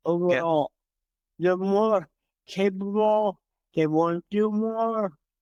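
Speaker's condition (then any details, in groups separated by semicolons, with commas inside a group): Cerebral palsy; from birth, entire left side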